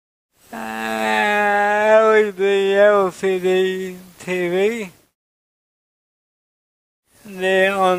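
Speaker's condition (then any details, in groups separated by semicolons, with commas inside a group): Cerebral palsy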